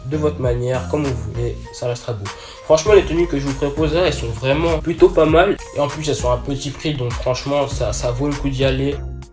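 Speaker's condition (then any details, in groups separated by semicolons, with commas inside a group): No condition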